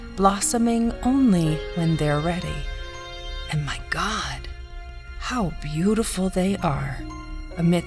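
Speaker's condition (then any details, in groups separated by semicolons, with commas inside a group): No condition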